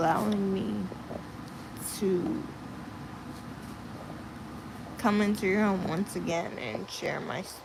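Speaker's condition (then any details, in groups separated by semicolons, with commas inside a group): Cerebral palsy; able to speak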